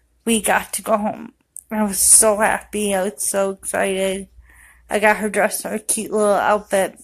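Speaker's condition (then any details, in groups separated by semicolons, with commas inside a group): Cerebral palsy; affects walking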